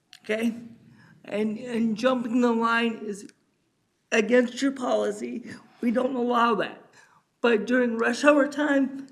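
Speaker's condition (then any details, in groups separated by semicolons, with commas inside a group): Cerebral palsy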